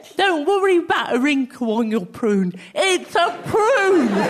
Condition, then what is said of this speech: Cerebral palsy. It is, which is great for someone with a speech impediment.